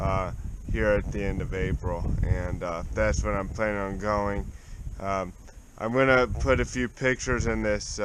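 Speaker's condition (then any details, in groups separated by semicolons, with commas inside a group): Cerebral palsy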